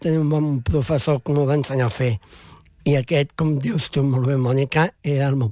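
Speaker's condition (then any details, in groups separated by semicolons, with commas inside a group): Down syndrome; congenital, present from birth, extra chromosome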